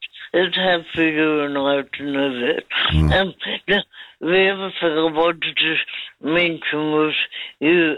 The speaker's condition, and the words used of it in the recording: Cerebral palsy. And pretty much all my life, people thought that I'm half cat because of the way I walk and speak.